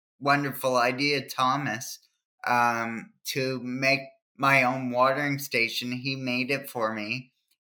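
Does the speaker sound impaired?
Yes: cerebral palsy; plant work at MacArthur's nursery as therapy for hand movements and writing.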